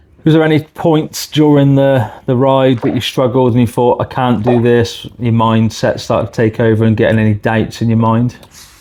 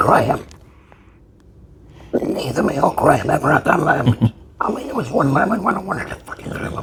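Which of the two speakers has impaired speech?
The second: laryngectomy; permanent tracheostomy, throat scar tissue; seven years since operation; breathes through tracheostomy, cold air hinders breathing, frequent throat clearing.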